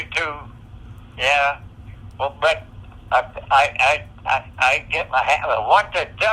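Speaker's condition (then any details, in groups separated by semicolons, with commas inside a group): Parkinson's disease; on medication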